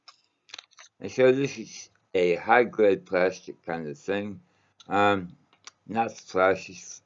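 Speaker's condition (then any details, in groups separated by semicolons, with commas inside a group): Mouth cancer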